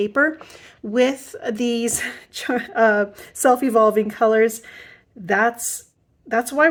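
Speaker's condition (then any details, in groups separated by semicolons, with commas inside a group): No condition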